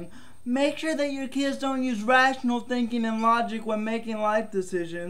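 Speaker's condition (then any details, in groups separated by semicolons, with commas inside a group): Cerebral palsy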